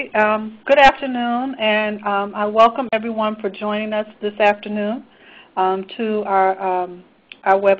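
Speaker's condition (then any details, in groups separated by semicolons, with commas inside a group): No condition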